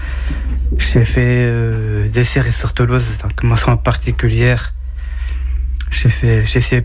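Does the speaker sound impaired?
Yes: Down syndrome; trisomy 21, present from birth, diagnosed at birth, age 35.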